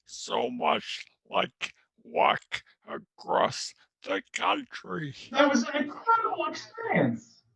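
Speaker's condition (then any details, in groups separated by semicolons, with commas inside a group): Traumatic brain injury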